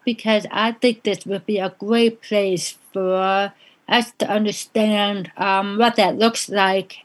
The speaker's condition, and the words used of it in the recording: Deafness. You speak so well for a deaf person.